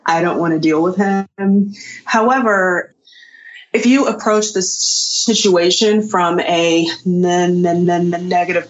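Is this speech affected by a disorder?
Yes: stuttering; stuttering since around age 3, lifelong; avoided talking to avoid stuttering, avoided saying own name around 24-25, later took up public speaking; here repeated sounds, prolonged sounds.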